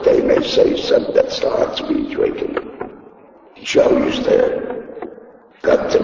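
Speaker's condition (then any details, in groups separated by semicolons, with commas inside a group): Laryngectomy; cannot talk without thumb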